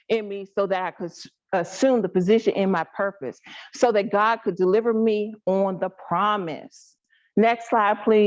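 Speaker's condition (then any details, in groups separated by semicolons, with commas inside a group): No condition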